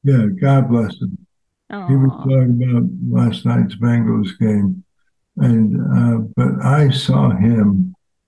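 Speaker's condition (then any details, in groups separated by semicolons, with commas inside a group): ALS; fatal progressive disease, diagnosed months ago, hiking a year ago, expected to worsen; voice changed since onset, now a different voice, no spontaneous crying fits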